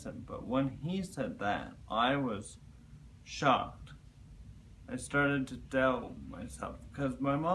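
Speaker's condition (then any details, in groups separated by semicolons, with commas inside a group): Cerebral palsy; present from birth; diagnosed around age 2.5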